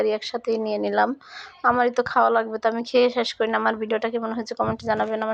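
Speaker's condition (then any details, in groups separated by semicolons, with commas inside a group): No condition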